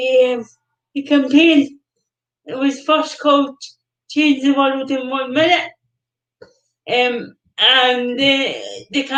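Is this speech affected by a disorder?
Yes: cerebral palsy; non-progressive.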